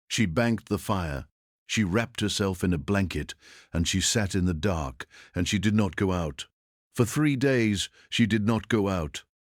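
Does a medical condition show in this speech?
No.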